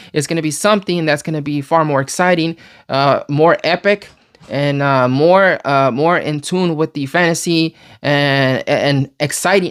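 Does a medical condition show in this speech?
No.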